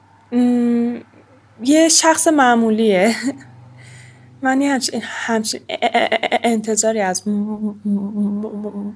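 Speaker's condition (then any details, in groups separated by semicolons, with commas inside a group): Stuttering; treatment tried several times, never fully cured, worsens with age and stress, worse since thyroid cancer two years ago; stuttering worse than ever during recording; filler phrases to avoid blocking, word substitution, fluent in some situations, reading aloud difficult; repeated sounds, prolonged sounds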